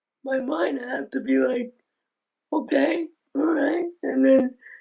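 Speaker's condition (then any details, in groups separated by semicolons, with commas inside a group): Aicardi-goutieres syndrome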